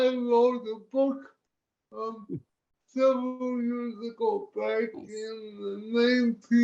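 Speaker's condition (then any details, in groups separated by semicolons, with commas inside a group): Cerebral palsy; limited use of the hands; since childhood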